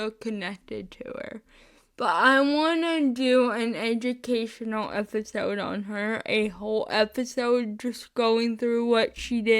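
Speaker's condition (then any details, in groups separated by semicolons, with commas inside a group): Spastic cerebral palsy, mixed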